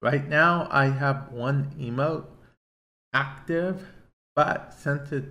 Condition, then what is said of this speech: Cerebral palsy. I have cerebral palsy, which affects my speech to an extent, as well as my hand-eye coordination and balance.